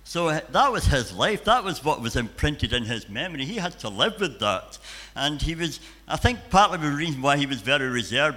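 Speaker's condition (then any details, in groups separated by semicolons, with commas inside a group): Cleft palate and cleft lip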